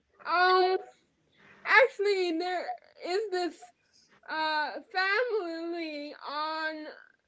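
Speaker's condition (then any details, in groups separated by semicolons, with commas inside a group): Quadriplegic cerebral palsy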